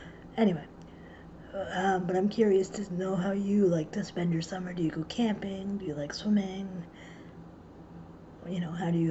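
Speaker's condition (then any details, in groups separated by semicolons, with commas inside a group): Cerebral palsy; predominantly physical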